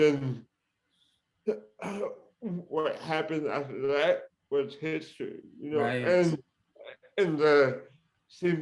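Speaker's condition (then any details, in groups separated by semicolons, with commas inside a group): Cerebral palsy; present from birth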